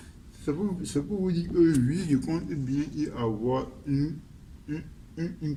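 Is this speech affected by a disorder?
Yes: cerebral palsy.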